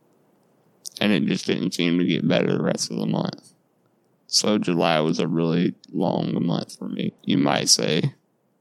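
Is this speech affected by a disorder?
Yes: Duchenne muscular dystrophy; recently saw pulmonologist because breathing felt not right.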